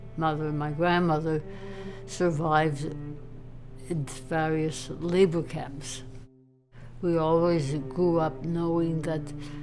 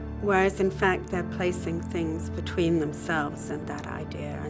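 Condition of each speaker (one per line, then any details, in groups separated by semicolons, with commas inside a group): ALS; speech, swallowing, breathing main symptoms; speech deterioration, swallowing and breathing difficulties
No condition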